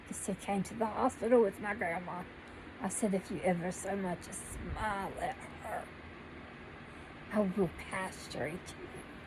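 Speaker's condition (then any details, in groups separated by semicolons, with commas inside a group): Cerebral palsy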